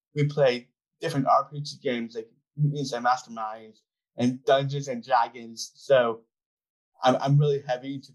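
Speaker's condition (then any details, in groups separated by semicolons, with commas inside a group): Down syndrome; adult man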